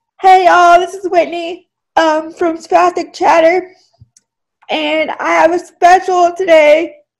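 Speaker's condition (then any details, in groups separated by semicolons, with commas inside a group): Cerebral palsy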